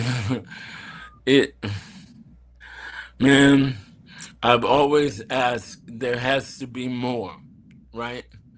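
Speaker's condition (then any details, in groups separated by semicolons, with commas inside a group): ALS; bulbar onset, speech and throat muscles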